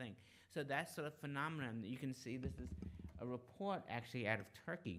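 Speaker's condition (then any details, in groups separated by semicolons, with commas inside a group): No condition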